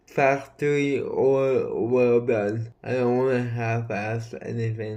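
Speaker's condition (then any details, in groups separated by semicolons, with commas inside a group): Cerebral palsy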